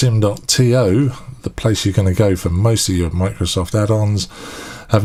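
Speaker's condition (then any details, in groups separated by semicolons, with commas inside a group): No condition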